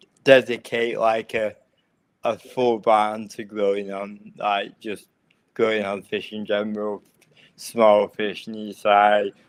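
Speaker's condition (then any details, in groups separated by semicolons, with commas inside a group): Cerebral palsy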